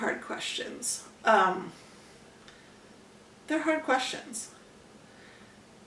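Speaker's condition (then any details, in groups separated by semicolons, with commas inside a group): No condition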